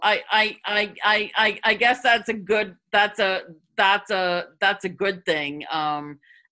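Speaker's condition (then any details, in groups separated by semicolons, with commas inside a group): Stuttering; covert stuttering upwards of 35 years, hiding tricks stopped working, then open stuttering; stutters less when presenting to a group or audience; formerly avoided speaking situations, speechless at first self-help group meeting, said name and stutter by fourth or fifth; repeated words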